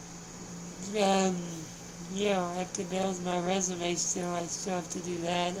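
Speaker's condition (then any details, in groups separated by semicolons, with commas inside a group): Spinal muscular atrophy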